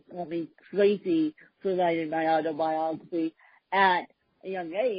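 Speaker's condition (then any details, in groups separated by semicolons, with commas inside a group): Cerebral palsy, mixed, moderate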